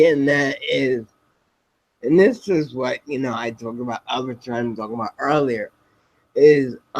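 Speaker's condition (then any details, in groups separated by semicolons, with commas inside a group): Spinocerebellar ataxia type 7, SCA7; speech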